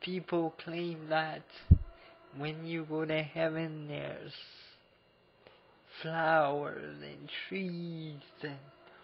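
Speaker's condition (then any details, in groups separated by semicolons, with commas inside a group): Cerebral palsy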